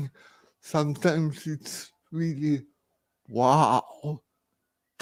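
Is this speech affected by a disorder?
Yes: cerebral palsy, severe.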